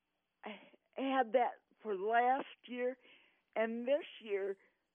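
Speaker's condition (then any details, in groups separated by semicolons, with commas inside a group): Cerebral palsy; 18 years of speech therapy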